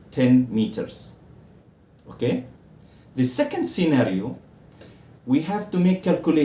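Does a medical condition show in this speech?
No.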